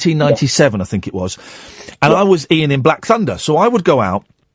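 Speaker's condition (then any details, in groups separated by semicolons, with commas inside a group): No condition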